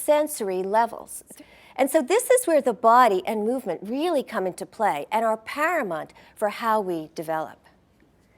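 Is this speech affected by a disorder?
No.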